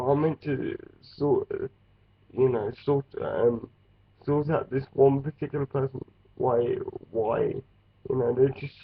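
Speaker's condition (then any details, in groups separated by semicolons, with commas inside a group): Cerebral palsy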